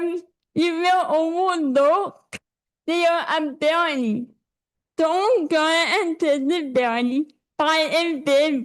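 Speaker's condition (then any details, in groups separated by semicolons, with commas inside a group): Cerebral palsy; speech affected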